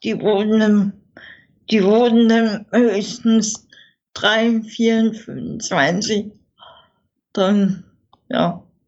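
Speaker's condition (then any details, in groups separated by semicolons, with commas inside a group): Infantile cerebral palsy, spastic; age 55, breathing-support mask machine for sleep, personal assistants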